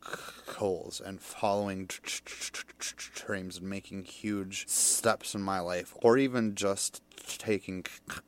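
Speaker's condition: Stutter; stutter since childhood, at least age 8, physically bullied for it; still stutters, public speaking and live energy healing sessions still hard, some days easier; no stutter when drunk from age 13, or high on stimulants after 24 hours awake; prolonged sounds

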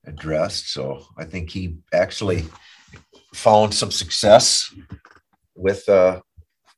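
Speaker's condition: No condition

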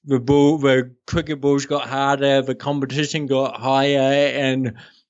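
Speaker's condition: Cerebral palsy; brief oxygen loss to brain

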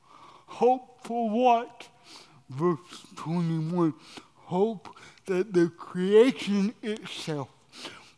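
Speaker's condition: Cerebral palsy

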